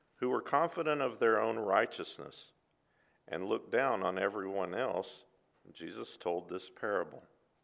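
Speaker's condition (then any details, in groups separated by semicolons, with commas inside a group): No condition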